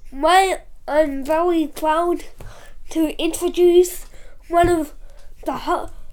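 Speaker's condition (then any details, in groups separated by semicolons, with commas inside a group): Cerebral palsy; parents worried about breathing with severe COVID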